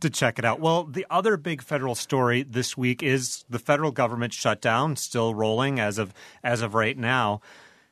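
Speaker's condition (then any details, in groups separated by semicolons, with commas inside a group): No condition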